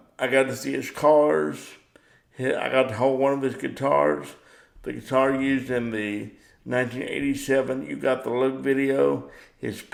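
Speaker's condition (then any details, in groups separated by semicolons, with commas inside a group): Cerebral palsy; power wheelchair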